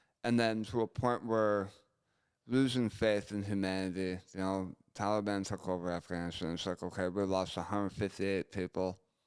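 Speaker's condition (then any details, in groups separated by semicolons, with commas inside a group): Gunshot injury to chin; self-inflicted gunshot injury to head and chin; speech much improved, may still be hard to understand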